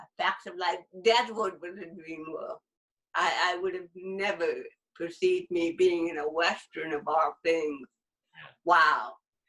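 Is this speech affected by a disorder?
Yes: cerebral palsy.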